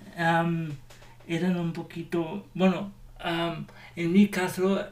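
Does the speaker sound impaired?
Yes: cerebral palsy.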